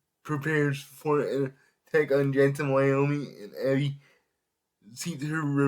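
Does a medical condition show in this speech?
Yes: cerebral palsy; able to speak.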